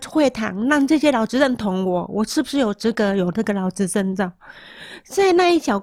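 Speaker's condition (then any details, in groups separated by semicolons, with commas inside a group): Moderate-to-severe hearing loss; hearing aid taken off during recording and held to microphone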